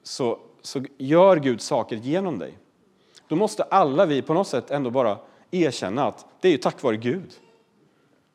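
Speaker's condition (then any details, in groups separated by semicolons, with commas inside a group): No condition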